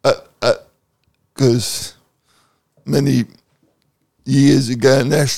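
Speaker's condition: Cerebral palsy

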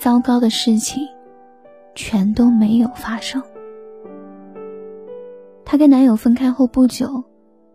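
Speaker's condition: No condition

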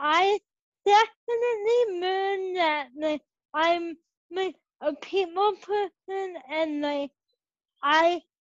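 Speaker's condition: Cerebral palsy; present from birth

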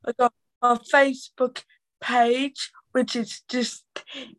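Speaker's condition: Cerebral palsy; teenager

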